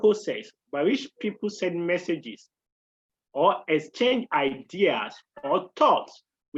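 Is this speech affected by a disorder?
No.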